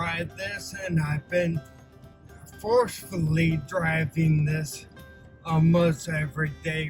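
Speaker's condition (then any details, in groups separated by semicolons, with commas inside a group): Ataxia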